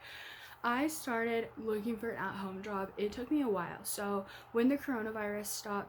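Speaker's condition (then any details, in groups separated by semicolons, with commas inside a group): No condition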